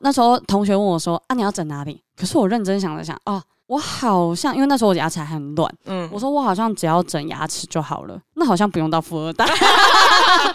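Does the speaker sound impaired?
Yes: submucous cleft palate; submucous cleft palate since childhood, former underbite, braces, insurance-covered orthognathic surgery advancing upper, retracting lower jaw.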